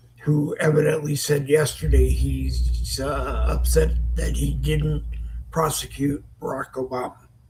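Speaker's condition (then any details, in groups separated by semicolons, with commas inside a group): Parkinson's; Parkinson's-linked form; mouth affected at times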